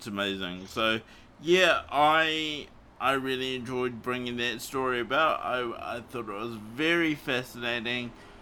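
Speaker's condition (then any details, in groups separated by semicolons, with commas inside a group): Cerebral palsy; morphine not allowed after it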